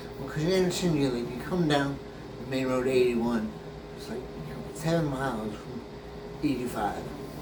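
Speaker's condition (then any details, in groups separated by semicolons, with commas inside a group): Brain injury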